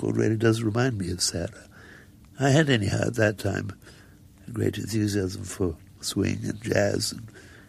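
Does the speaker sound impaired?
Yes: muscular dystrophy; progressive, death predicted at 16 but now nearly 70, wheelchair user, walked earlier; gradually able to do less, helped around by carers.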